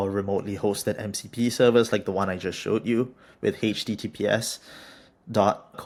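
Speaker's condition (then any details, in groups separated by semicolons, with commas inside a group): No condition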